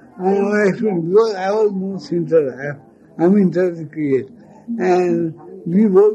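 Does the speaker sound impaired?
Yes: speech loss after head injury; speech lost after accident.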